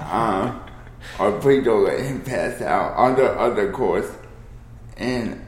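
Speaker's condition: Cerebral palsy

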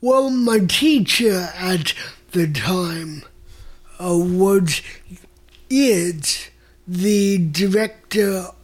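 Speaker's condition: Mild cerebral palsy; stiffens in cold

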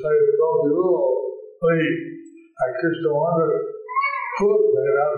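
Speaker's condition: Stroke with facial paralysis; half the face paralyzed; about 15 years since stroke; speech hard for some listeners to understand, another person repeats speech for listeners

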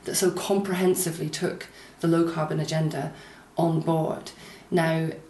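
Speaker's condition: No condition

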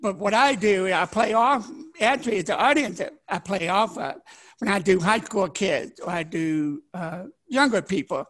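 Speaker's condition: Deafness; born deaf, partially blind, learning disability, sign language learned at 21, broke neck, head injury, two strokes, paralyzed once; no hearing aid or cochlear implant, declines both, reads faces, beards and mustaches hinder; could not speak until age ten

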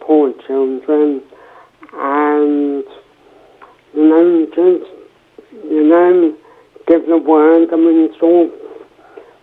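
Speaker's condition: Cerebral palsy, mild; affects speech, speech therapy at Victoria School in Poole

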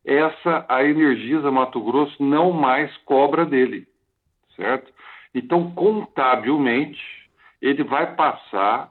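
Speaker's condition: No condition

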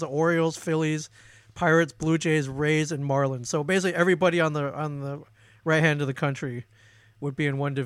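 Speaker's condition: No condition

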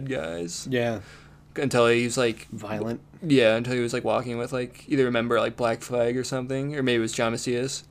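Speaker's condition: No condition

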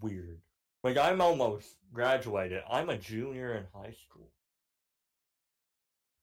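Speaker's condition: Cleft palate; voice sounds deeper than it is, deeper over mic, cannot say certain words, frequent mispronunciations, speech impediment

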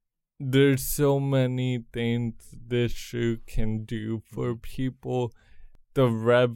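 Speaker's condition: Cerebral palsy; congenital

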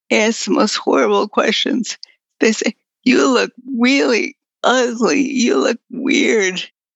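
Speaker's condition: Progressive multiple sclerosis; voice up and down, in and out with pulmonary muscle strength, sometimes no voice, assistant speaks

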